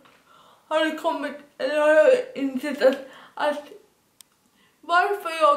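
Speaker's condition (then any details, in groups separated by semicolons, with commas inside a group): Dyskinetic cerebral palsy, severe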